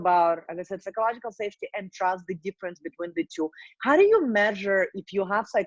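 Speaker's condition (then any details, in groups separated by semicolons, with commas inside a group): No condition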